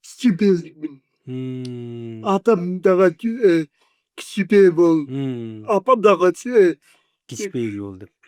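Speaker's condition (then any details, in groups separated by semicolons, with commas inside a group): Cerebral palsy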